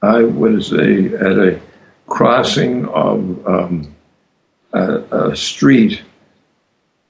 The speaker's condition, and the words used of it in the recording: Aphasia. It's like an inner dialogue, and the one thing is that I may take too long before you will get frustrated.